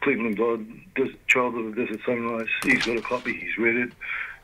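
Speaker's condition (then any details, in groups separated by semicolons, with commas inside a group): Parkinson's disease; can't do much more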